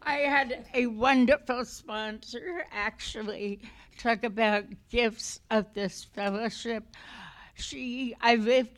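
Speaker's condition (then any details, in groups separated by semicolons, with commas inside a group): Essential tremor; essential tremor affecting voice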